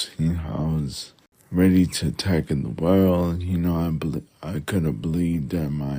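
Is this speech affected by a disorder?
Yes: multiple sclerosis.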